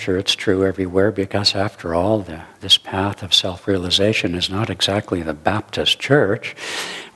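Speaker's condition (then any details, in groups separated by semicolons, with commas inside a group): No condition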